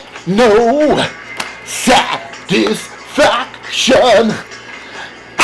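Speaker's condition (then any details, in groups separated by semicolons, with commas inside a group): No condition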